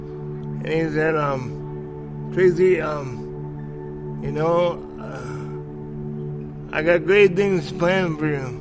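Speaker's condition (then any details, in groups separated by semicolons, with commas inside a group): Cerebral palsy; from birth, umbilical cord around neck cut oxygen to brain, wheelchair user all life; manner may confuse listeners, per pastor introducing clip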